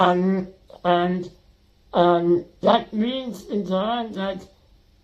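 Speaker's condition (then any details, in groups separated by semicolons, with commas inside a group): Spinal muscular atrophy; spinal muscular atrophy, quadriplegia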